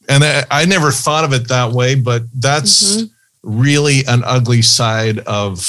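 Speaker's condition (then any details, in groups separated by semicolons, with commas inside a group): No condition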